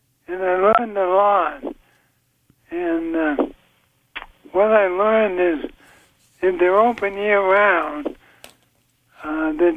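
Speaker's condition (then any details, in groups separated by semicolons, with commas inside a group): ALS; progressive weakness, wheelchair user; weaker hands and arms, uses Dragon speech-to-text software to write; voice getting softer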